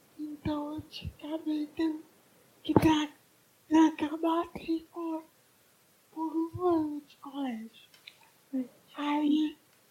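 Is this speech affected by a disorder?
Yes: cerebral palsy; lesion less severe than others, physical effects, falls, hip surgery for dislocated hip; ongoing music therapy, hospitalization not frequent; music therapy to develop communication and singing, possibly speech balance, singing recorded by music therapist.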